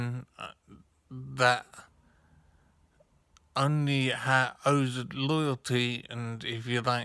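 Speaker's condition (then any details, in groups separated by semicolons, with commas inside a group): Brain injury; severe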